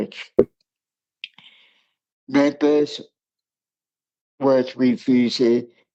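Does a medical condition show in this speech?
Yes: cerebral palsy.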